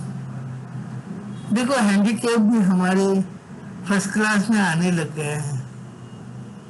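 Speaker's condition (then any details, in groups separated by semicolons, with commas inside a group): Severe cerebral palsy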